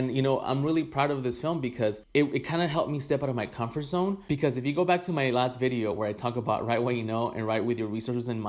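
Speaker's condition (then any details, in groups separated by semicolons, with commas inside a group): No condition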